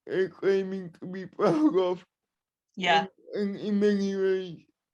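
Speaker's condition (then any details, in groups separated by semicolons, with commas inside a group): Cerebral palsy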